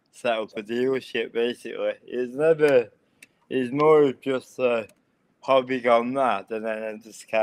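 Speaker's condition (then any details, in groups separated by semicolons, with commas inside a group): Cerebral palsy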